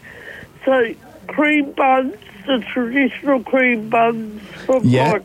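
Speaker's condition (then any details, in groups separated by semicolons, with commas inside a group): Cerebral palsy; head shakes when eating with spoon, since childhood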